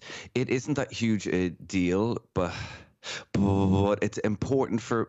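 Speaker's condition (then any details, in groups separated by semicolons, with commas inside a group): Stammer; stammer since first speaking, overt open struggle then covert, worsened during journalism degree at DCU, childhood speech therapy with short-term gains; instructor on peer-led McGuire Programme Ireland, uses costal breathing technique; formerly avoided trigger words and situations, used tricks to seem fluent, fear-driven blocks; repeated sounds, prolonged sounds, blocks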